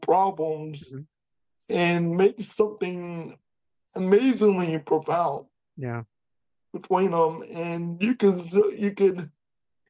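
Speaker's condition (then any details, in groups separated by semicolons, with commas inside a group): Cerebral palsy; jokes of having voice for print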